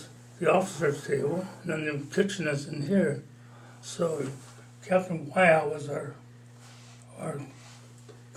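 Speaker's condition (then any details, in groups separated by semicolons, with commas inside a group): Parkinson's disease; mild, about four years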